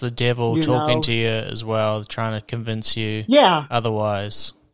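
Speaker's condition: No condition

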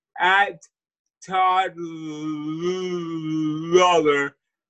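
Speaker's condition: Cerebral palsy; speech impediment

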